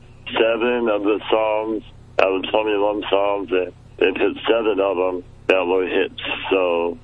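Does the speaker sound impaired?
Yes: muscular dystrophy; childhood onset.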